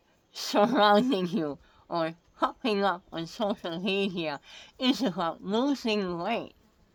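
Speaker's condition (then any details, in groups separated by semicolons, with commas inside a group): Head and neck cancer; multiple surgeries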